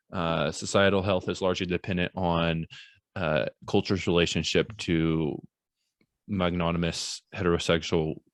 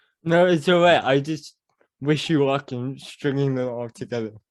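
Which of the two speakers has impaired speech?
The second: cerebral palsy; caused by birth trauma, spinal damage; mild; mild speech impediment.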